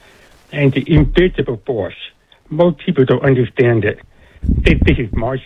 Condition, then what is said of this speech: Deafness. So I speak with the deaf accent, so that way they can just know what that is.